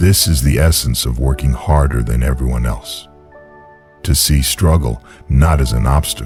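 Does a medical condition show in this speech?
No.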